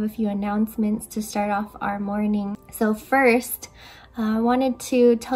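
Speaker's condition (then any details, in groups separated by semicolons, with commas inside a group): No condition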